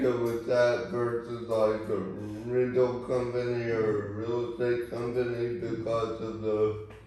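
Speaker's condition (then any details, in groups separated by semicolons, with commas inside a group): Cerebral palsy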